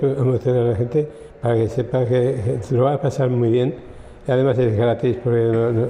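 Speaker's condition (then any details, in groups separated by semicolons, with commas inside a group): Parkinson's disease; onset around turn of century at about age 63, about 19 years since onset, same medications for 19 years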